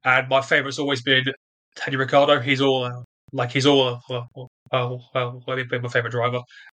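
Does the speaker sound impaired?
Yes: stutter; developmental, onset early childhood, lifelong, more severe during trial, barely able to speak first six months in prison; stutters during this interview; ignores disfluencies and keeps talking, media presence trained as main focus; here repeated sounds, repeated words.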